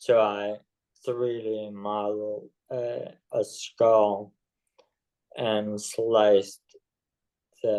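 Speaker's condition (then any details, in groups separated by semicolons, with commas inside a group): ALS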